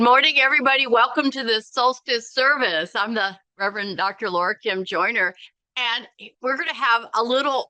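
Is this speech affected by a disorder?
No.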